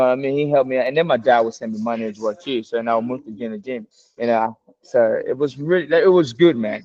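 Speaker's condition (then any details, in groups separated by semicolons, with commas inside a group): No condition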